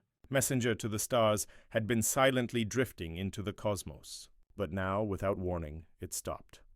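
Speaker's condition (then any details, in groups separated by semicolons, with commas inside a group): No condition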